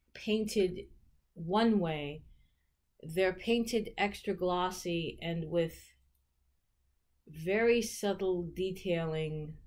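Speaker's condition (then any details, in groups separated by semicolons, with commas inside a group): No condition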